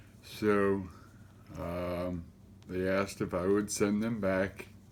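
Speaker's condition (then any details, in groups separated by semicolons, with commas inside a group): Cerebral palsy; affects gait and walking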